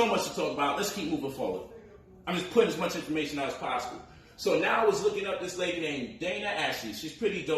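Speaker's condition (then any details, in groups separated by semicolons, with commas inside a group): No condition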